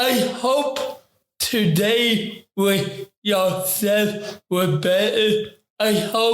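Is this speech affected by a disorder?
Yes: ataxic cerebral palsy; affects talking.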